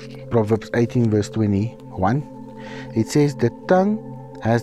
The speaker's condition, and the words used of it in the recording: None; typical speech.